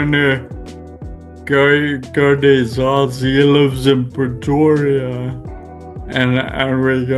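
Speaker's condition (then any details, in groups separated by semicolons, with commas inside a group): Friedreich's ataxia; spasticity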